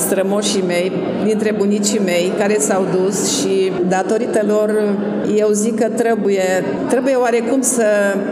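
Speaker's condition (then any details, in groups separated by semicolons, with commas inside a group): No condition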